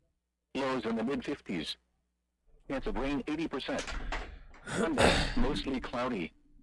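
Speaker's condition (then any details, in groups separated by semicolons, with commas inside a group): No condition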